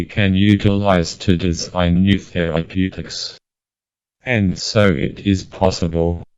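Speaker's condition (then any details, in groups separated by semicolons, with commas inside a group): Motor neurone disease, speech-generating device; familial, breathing surgery; about three years since diagnosis; breathing surgery needed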